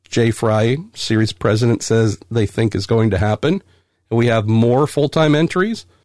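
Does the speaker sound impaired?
No.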